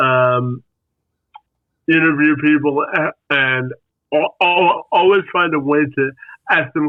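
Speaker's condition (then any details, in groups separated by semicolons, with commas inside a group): Spastic quadriplegic cerebral palsy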